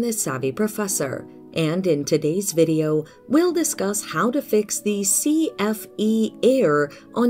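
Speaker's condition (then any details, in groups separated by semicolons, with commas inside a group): No condition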